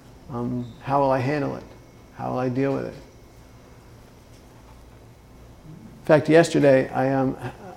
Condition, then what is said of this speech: Parkinson's disease. You've got a progressive, degenerative, tough for me to say,